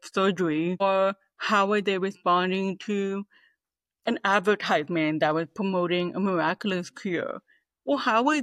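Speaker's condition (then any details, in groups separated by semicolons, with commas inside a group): Deafness, 98% hearing loss; deaf since childhood, hearing aid user, no cochlear implant, oral training as child; communicates primarily through oral speech, knows little sign language, removes hearing aids after noisy days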